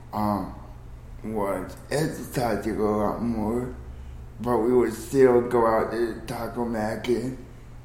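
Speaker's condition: Cerebral palsy

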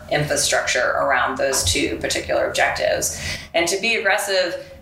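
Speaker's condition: No condition

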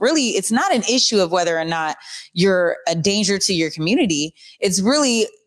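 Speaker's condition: No condition

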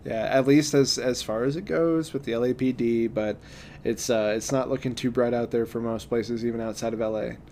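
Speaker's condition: No condition

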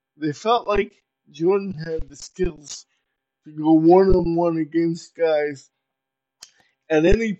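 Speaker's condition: Cerebral palsy; uses power wheelchair

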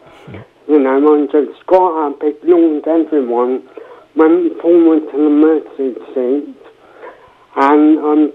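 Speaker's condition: Cerebral palsy, mild

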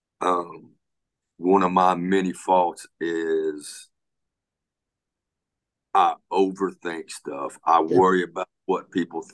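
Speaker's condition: Speech impediment (stutter); onset at age six after parents' separation, trauma-linked per speech pathologist, seen by speech pathologist; stutter still present in adulthood, severity varies; fluent at times, other times blocks, cannot get anything out, likens self to Mel Tillis; prolonged sounds, blocks

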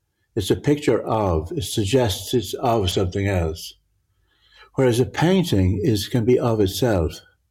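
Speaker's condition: Parkinson's; altered visual perception

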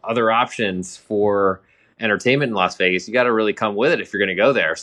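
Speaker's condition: No condition

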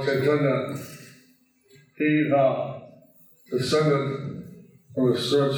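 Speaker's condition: Stroke with facial paralysis; left side of face paralyzed; speech repeated aloud by Vishwamar Vyasas for listeners; some listeners cannot understand speech

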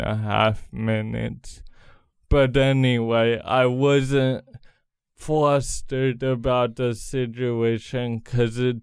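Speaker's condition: Cerebral palsy; congenital

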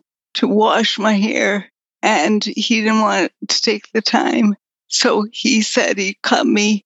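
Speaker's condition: Progressive multiple sclerosis; quadriplegic, walker to scooter to wheelchairs, talking harder as disease progressed

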